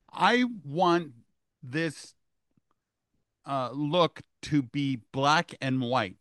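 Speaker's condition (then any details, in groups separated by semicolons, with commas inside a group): Aphasia and apraxia; one stroke around june, brain aneurysm, aneurysm surgery, later seizure on the 29th; initially could not talk at all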